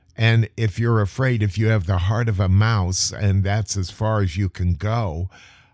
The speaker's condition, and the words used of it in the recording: No condition.